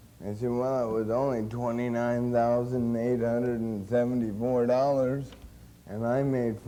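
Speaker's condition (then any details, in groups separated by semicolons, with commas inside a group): Cerebral palsy; since birth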